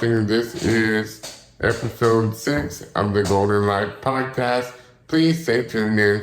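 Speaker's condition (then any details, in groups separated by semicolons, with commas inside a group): Cerebral palsy; spastic quadriplegia, relies on caregivers; some voice muscle weakness, still able to talk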